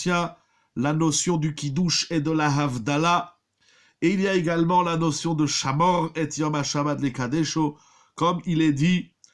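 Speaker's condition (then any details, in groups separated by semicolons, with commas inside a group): No condition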